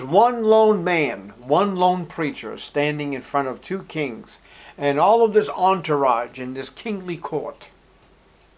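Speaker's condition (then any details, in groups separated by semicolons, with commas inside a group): No condition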